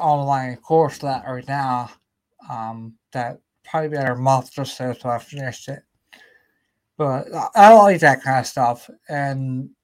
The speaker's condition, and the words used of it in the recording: Ataxia. Yeah, I kind of thought you had, you know, some kind of a disability because I know it affects your voice a little bit.